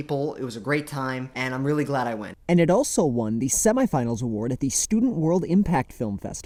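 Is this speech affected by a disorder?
No.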